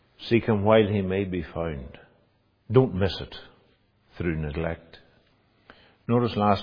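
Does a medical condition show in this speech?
No.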